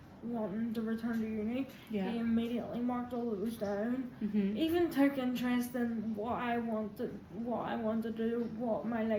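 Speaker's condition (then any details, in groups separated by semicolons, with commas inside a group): Quadriplegic cerebral palsy, severe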